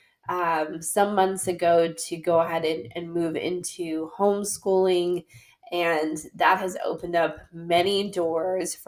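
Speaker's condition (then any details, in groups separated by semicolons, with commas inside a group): No condition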